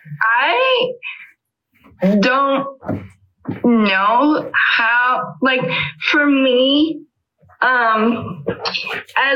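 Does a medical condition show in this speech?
Yes: spastic cerebral palsy; level 1, muscle tightness, right side weaker than left, walker since age 3, physical therapy for walking; still uses walker, muscles get tight.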